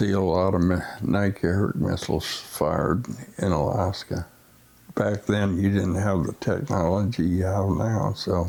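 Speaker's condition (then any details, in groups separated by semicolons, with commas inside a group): Essential tremor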